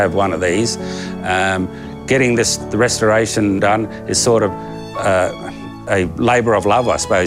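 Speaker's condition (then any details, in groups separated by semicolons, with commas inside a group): No condition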